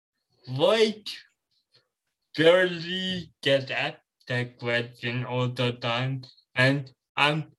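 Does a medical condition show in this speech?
Yes: cerebral palsy.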